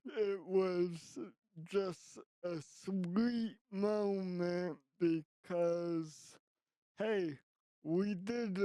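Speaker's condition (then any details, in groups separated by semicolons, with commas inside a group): Traumatic brain injury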